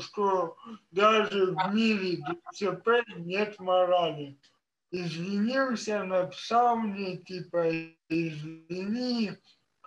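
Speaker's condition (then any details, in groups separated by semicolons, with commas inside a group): Cerebral palsy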